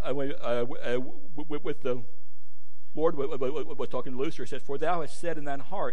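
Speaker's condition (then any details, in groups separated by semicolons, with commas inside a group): Stuttering; once felt speech made preaching impossible; preaching a sermon, prays for clarity of speech; jokes listeners probably haven't noticed; repeated sounds, repeated words, blocks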